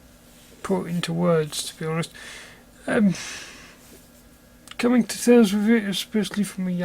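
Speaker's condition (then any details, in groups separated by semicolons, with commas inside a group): Cerebral palsy; from birth, all four limbs, spastic, dyskinetic, ataxic features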